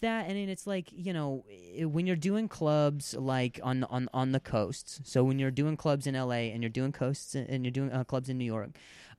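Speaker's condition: Stutter; made finding other employment hard; converses at length in interview; listeners used to get impatient, cut off or dismiss, speech gives distinctive comedic point of view; repeated sounds, repeated words, prolonged sounds

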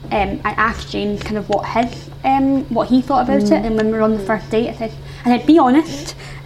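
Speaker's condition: Isolated cleft palate; congenital isolated cleft palate, lip not involved, surgeries through childhood and adulthood, jaw surgery for underbite from impaired jaw growth; noticeable speech difference, bar staff often not understanding, partner first took it for accent, sometimes exaggerated at cleft events

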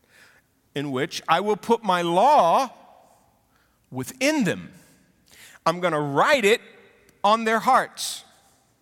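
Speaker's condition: No condition

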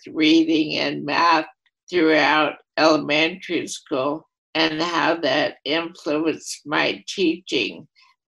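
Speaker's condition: ALS; ALS affecting voluntary motor neurons, first primary lateral sclerosis diagnosis, second opinion Columbia med center; voice affected

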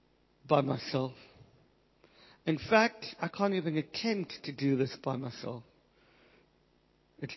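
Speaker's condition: Cleft palate, Pierre Robin syndrome

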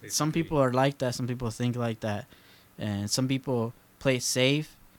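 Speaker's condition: No condition

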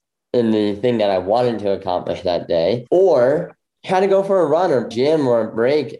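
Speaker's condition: Bilateral cleft lip; congenital bilateral, jaw surgery twice, 13 surgeries, braces 15 years, left ear tumor, left hearing loss

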